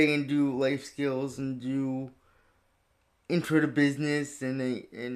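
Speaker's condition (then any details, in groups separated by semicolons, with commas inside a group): Cerebral palsy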